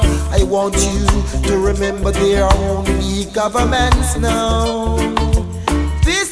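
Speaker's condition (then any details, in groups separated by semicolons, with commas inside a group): No condition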